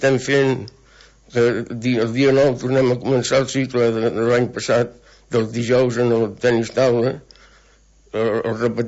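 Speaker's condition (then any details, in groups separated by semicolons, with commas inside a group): Parkinson's disease; weekly table tennis program with CERT Tenis Taula and Àrea Bàsica de Salut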